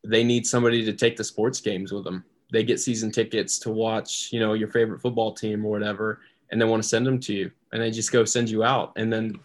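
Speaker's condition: No condition

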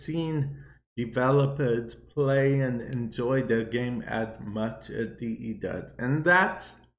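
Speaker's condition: Cerebral palsy; viewer asked why talking like that

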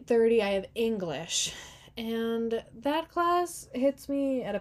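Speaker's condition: No condition

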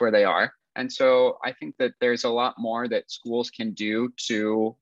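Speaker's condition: No condition

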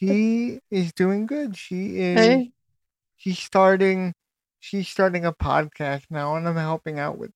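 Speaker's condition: Cerebral palsy; cerebral palsy school at 3

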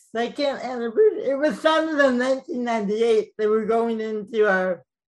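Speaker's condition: Cerebral palsy, mild; speech mildly affected

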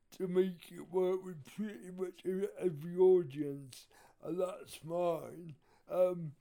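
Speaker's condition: Cerebral palsy; wheelchair user

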